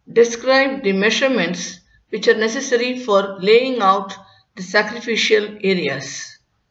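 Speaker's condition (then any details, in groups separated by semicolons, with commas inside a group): No condition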